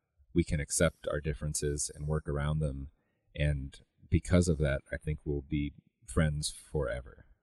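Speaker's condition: No condition

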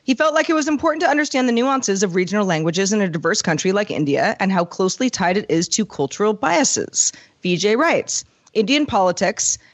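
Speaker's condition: No condition

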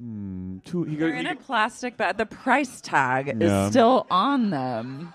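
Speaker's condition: No condition

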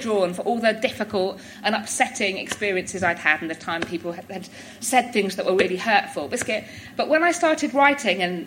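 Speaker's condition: Tourette's syndrome; random words like hedgehog, Geronimo, some swearing, blurts worst thing

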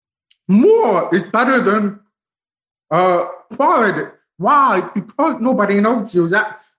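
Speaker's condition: Profound deafness; onset about 18 months old

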